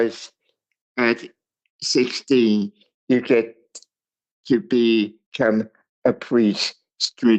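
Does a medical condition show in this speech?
Yes: cerebral palsy.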